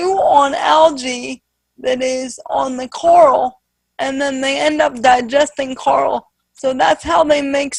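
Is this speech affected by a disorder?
Yes: spastic quadriplegic cerebral palsy.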